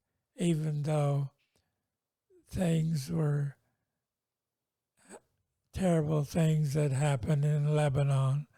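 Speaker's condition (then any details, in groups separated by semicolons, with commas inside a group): Multiple sclerosis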